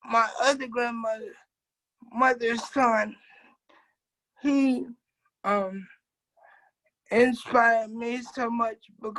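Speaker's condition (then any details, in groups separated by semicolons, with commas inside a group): Cerebral palsy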